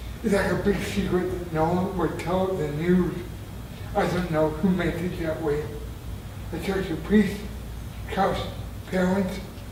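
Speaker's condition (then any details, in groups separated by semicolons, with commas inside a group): Traumatic brain injury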